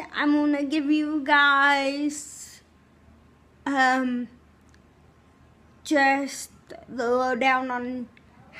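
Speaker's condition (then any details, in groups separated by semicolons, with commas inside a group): Cerebral palsy, spastic, severe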